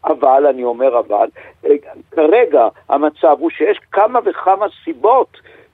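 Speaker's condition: No condition

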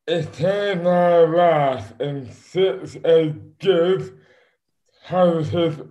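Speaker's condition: Dystonia; speech affected, slurred speech as first symptom, hands later involuntarily affected

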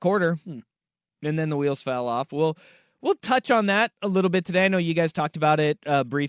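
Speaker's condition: No condition

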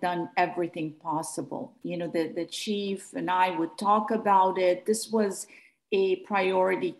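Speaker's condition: No condition

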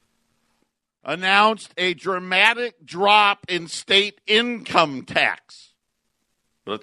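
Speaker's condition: No condition

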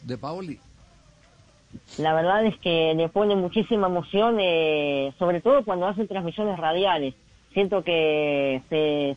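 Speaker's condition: Cleft lip; congenital cleft lip, only lip affected, lip not yet surgically corrected; wearing orthodontic braces, removal expected mid or end of year; nasal pronunciation, reduced diction, voice not produced normally, difficulty noticeable in broadcasts

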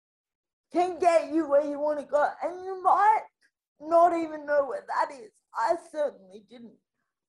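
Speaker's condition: Spastic quadriplegic cerebral palsy

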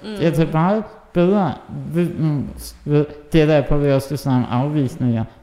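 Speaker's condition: Muscular dystrophy (muskelsvind); has helper

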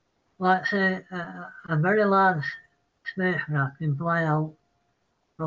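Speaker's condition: Parkinson's; apologizes mid-sentence

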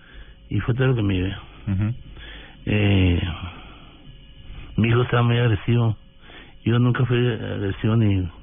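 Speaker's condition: Parkinson's disease; past stooped posture, marked loss of physical strength; under care of leading Colombian Parkinson's neurologist, running and tennis exercise prescribed; voice sometimes trembles, sometimes not understood at all

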